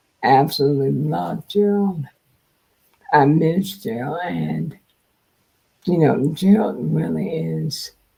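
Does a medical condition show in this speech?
Yes: multiple sclerosis.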